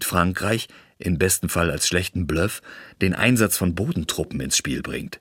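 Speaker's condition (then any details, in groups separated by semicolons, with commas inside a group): No condition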